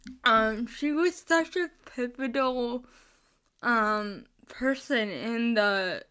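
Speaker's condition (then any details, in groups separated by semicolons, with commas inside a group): Spastic cerebral palsy, mixed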